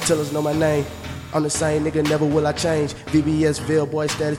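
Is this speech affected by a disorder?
No.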